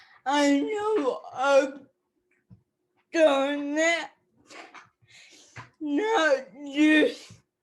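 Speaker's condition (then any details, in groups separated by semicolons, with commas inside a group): Cerebral palsy; speech affected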